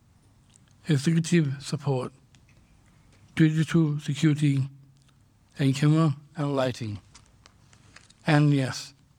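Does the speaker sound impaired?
Yes: Down syndrome; congenital.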